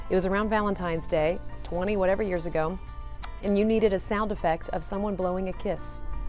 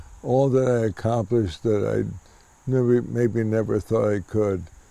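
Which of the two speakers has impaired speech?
The second: ALS; recently diagnosed.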